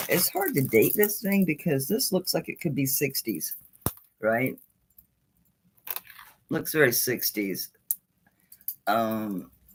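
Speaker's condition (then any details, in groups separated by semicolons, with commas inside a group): No condition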